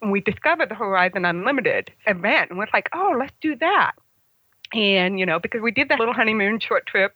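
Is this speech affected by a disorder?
Yes: congenital hearing loss, congenital, about 75% hearing loss; congenital deafness.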